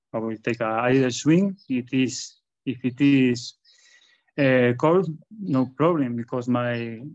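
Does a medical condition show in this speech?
Yes: stuttering; stutter in public speaking, attributed to lifelong shyness and introversion; stutters a lot when talking in public; here prolonged sounds, blocks.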